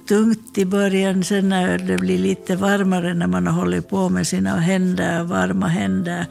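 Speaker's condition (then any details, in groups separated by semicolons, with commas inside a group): Parkinson's disease; slightly shaky, very clumsy fumbling hands; hands too clumsy for fine ceramic work, makes only small bowls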